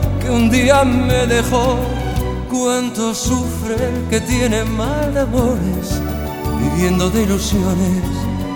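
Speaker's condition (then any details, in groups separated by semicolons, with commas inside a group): No condition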